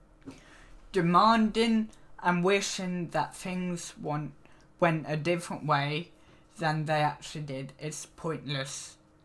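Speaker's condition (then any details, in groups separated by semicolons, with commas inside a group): Cerebral palsy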